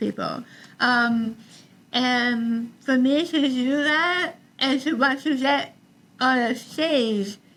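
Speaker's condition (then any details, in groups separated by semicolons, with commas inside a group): Tongue cancer, partial glossectomy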